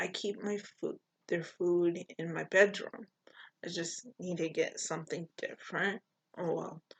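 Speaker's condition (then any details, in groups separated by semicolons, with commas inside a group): Cerebral palsy; poor balance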